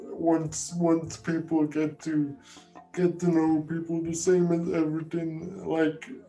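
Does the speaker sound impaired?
Yes: cerebral palsy; spastic quadriplegic type.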